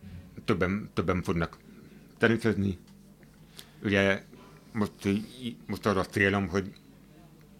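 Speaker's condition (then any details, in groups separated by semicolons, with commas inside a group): Hearing impairment; hard of hearing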